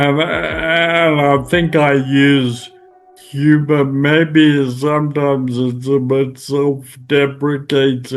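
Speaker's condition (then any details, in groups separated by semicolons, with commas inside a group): Friedreich's ataxia; spasticity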